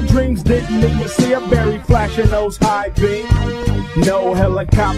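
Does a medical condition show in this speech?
No.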